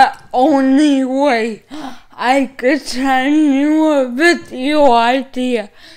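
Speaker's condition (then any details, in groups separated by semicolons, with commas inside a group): Cerebral palsy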